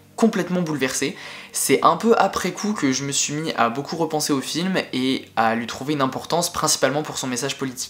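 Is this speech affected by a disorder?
No.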